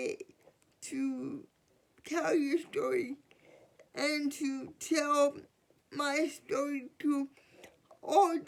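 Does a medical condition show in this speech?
Yes: cerebral palsy.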